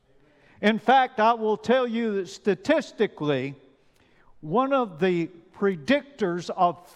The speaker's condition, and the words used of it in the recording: None; typical speech.